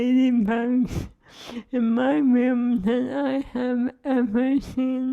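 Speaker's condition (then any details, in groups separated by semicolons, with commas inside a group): ALS; cannot eat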